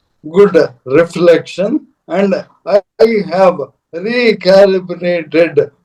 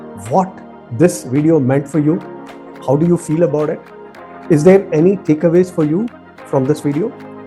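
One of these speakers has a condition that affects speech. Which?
The first: ALS / motor neuron disease; onset around 2022, diagnosed last year, mobility very severely affected; speech very severely affected.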